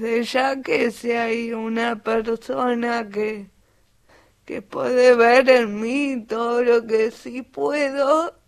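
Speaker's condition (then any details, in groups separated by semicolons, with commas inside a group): Cerebral palsy; acquired language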